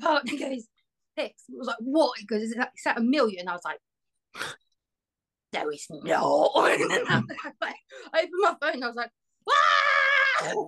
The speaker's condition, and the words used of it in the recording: Stuttering. My stammer is always changing, especially like with ways that I try and get out.